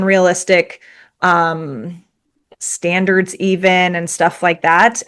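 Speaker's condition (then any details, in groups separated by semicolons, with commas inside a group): No condition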